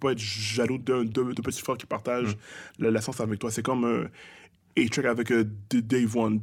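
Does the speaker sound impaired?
Yes: stuttering; childhood-onset stuttering, thought autistic as young child, spoke Creole, English and French mixed, fluent when rapping since teens; stuttering noticeable during this interview, as he points out himself, audible repetitions; stutters in conversation, strings syllables together very fast without stopping or tripping; here repeated sounds.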